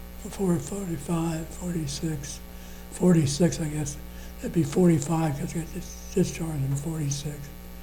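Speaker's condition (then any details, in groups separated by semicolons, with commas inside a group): Parkinson's disease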